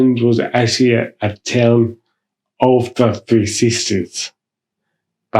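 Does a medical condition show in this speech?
Yes: mild cerebral palsy; right side affected, from birth, birth complications.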